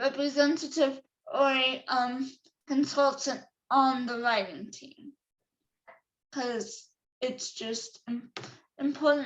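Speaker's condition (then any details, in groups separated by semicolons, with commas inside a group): Cerebral palsy; affects all four limbs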